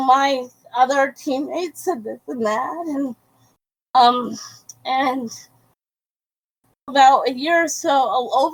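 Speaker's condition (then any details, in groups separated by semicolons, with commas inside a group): Cerebral palsy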